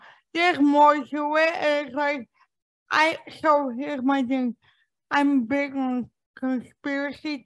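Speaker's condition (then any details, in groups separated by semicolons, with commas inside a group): Cerebral palsy; impaired speech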